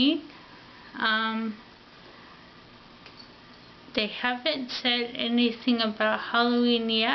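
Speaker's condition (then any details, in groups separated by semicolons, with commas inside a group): Ataxia; affects mouth and tongue coordination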